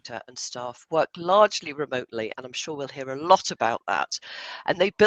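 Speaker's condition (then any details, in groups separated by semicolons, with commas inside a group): No condition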